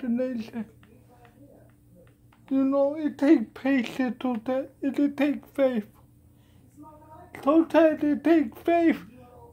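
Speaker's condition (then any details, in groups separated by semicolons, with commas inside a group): Cerebral palsy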